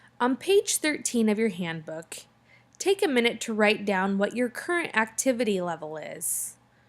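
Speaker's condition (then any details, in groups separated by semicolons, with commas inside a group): No condition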